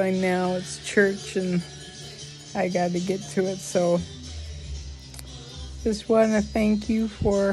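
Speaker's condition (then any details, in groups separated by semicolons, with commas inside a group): ALS; needs evening medication doses; breathing difficulty when tired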